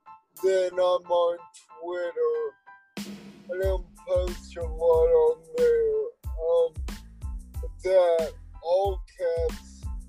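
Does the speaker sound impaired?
Yes: cerebral palsy; uses walker at school since about fourth grade.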